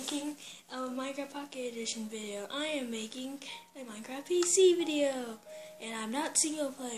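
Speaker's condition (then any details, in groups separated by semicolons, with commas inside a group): No condition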